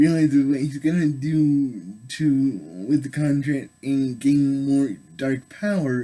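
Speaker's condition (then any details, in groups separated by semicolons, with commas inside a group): Cerebral palsy; affects all muscles; able to speak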